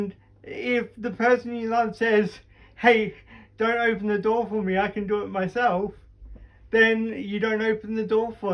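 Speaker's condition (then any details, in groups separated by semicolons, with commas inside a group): Cerebral palsy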